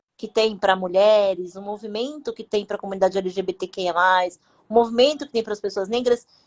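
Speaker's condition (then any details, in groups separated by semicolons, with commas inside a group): No condition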